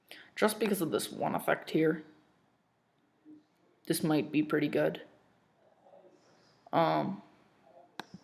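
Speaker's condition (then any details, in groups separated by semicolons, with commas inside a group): No condition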